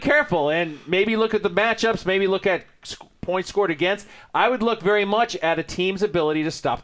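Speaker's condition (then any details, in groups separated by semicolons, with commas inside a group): No condition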